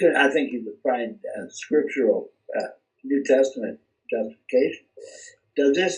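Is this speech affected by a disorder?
Yes: cerebral palsy; brain injury at birth, complications and perhaps medical errors, legs severely compromised, arms unaffected; speech not affected.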